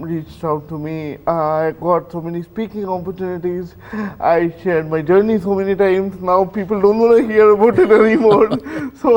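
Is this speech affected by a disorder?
Yes: cerebral palsy.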